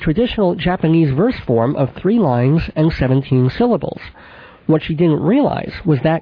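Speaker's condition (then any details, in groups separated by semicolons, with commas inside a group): Cleft palate with lisp; voice not especially nasal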